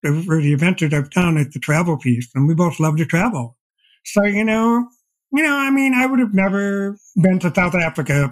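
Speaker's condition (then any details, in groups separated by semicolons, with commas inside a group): Deafblindness; progressive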